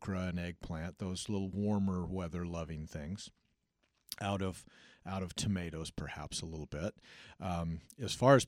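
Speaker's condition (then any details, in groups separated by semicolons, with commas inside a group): No condition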